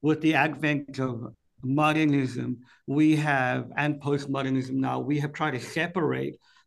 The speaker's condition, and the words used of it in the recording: Cleft palate. My ability to speak and my ability to hear, which are both impaired because of a physical disability